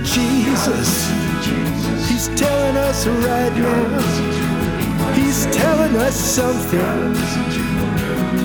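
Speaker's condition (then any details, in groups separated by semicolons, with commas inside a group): No condition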